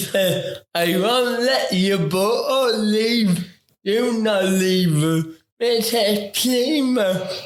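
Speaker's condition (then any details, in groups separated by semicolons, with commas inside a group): Ataxic cerebral palsy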